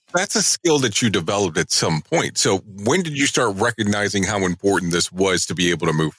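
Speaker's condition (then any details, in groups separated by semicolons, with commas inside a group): No condition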